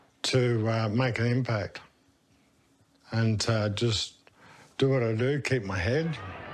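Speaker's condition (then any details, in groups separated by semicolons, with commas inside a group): Motor neurone disease; speech now affected, swallowing and talking still possible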